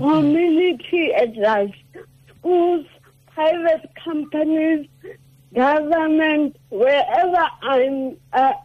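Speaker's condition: Cerebral palsy; affects speech

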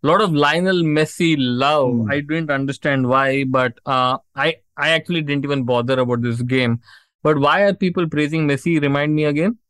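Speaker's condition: No condition

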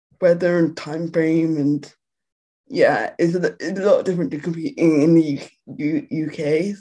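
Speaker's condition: Quadriplegic cerebral palsy; present from birth, muscles move uncontrollably

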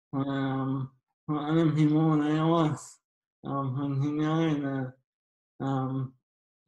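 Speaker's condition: ALS; diagnosed at 21, San Francisco ALS clinic, arm nerve issues, weak hands, trouble running, slow progressor; almost 13 years since diagnosis, wheelchair user, needs help showering, dressing and everyday tasks

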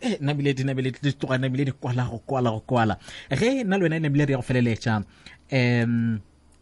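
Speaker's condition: No condition

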